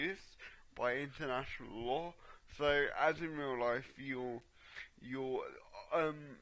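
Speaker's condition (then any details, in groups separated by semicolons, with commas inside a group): Cerebral palsy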